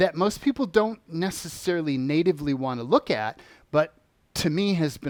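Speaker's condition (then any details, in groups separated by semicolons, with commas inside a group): No condition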